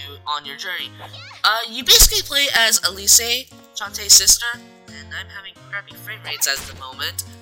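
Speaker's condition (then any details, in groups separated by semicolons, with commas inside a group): No condition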